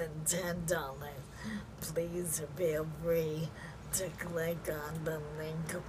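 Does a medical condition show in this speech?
Yes: ALS.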